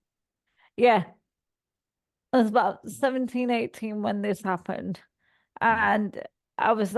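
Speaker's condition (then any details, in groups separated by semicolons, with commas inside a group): Cerebral palsy; all four limbs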